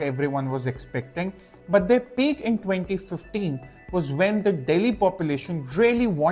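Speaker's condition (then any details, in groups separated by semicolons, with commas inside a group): No condition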